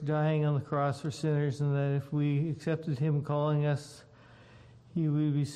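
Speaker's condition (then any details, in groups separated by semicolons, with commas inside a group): Parkinson's disease; memory and balance difficulties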